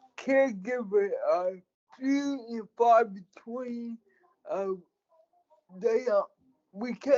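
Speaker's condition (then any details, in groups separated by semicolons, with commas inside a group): Cerebral palsy; speech affected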